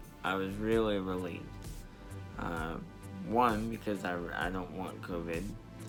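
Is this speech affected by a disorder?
Yes: spastic diplegia cerebral palsy.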